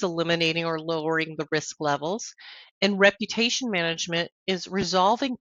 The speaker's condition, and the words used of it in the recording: No condition.